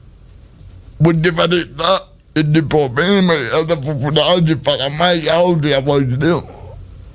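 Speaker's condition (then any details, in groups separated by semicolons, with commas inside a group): Cerebral palsy; speech not normal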